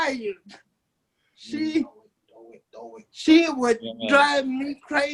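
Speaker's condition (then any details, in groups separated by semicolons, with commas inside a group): Cerebral palsy; 27 years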